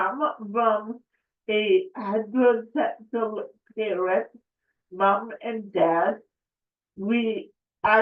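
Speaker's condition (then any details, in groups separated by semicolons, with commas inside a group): Cerebral palsy; affects speech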